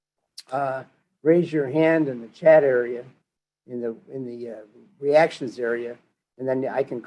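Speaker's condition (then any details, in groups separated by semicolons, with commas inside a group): No condition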